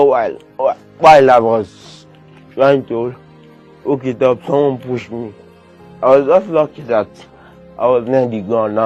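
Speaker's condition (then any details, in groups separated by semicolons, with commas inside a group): Cerebral palsy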